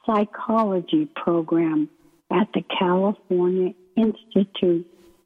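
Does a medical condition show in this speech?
Yes: ALS; first symptoms subtle in right foot, onset during pre-doctoral internship at VA, wheelchair user, transfer board; weak breathing muscles, hard to speak, may sound weak or unclear, paces speech with breathing, slowing, pausing.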